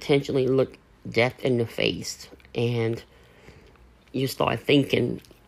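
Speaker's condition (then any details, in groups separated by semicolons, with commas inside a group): Cleft lip and palate; surgically repaired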